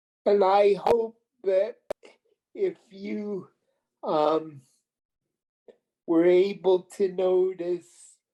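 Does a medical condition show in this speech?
Yes: cerebral palsy; premature birth.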